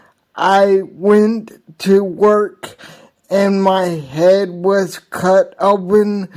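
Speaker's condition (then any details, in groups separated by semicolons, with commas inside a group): Hydrocephalus with shunt failure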